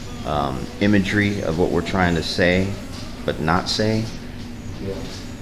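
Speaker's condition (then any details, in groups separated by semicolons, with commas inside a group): No condition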